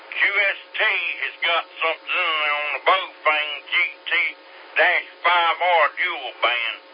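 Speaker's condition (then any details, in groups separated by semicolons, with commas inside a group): Slurred speech; stroke 3 years ago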